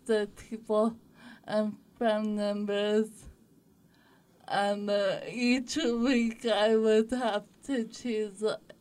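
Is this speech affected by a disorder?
Yes: cerebral palsy; walks without mobility aids at own slow pace, avoids injury, hikes; others have said talks funny, had speech therapy in past.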